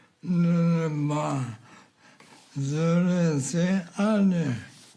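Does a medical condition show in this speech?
Yes: amyotrophic lateral sclerosis; about 2 years since onset, weight loss, weakness.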